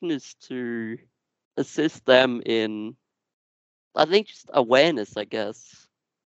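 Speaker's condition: Duchenne muscular dystrophy; progressive

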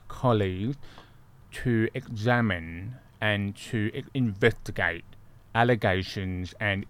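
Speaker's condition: Deafness, born deaf

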